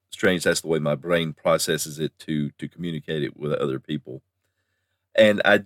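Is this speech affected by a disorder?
No.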